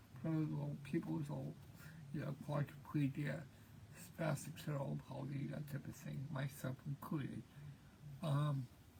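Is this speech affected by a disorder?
Yes: cerebral palsy; present since birth.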